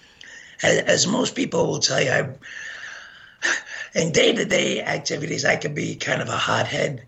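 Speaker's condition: Gunshot injury to voice box; shot 15 times

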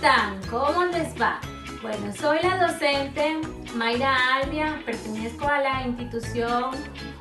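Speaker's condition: No condition

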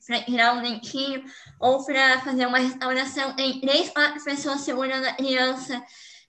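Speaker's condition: Cleft lip and palate; long speech therapy

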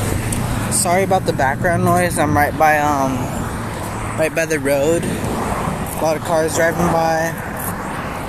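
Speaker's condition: No condition

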